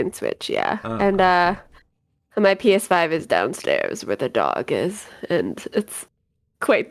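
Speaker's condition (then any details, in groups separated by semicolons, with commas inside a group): No condition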